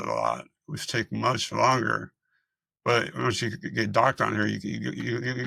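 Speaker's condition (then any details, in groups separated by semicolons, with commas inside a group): Multiple system atrophy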